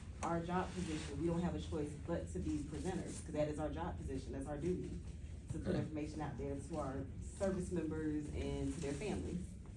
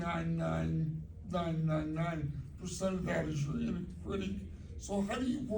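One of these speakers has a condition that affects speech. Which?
The second: cerebral palsy; present from birth; voice like Kermit the Frog after steroids and rehab.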